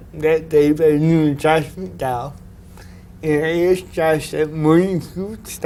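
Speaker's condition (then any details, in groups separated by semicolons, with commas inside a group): Cerebral palsy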